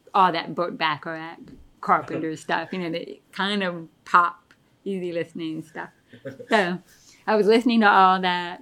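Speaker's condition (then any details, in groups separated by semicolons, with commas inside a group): Deafness; relies on hearing aids and lip reading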